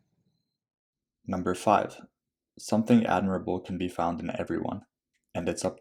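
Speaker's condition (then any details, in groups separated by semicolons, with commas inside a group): No condition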